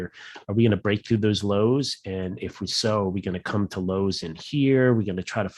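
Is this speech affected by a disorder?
No.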